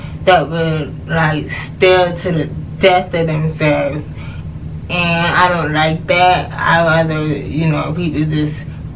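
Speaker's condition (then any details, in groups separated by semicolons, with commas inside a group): Cerebral palsy; hard of hearing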